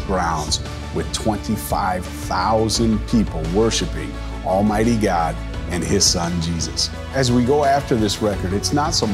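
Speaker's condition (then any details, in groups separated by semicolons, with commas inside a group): No condition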